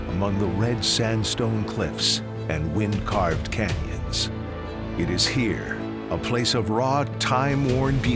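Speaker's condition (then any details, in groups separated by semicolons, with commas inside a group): No condition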